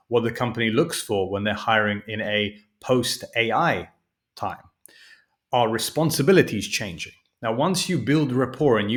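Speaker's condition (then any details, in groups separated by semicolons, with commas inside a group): No condition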